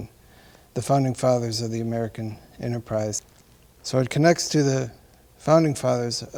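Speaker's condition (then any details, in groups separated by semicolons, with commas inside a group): No condition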